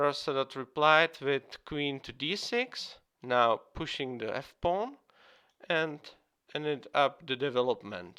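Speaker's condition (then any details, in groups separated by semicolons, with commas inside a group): No condition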